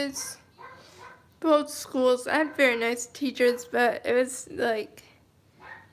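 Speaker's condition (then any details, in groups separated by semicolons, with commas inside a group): Cerebral palsy, mild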